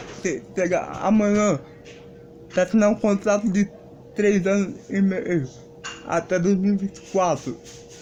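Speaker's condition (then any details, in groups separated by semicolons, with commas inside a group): Cerebral palsy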